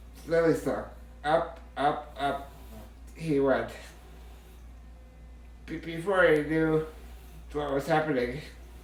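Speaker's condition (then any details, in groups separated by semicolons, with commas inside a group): Muscular dystrophy, Duchenne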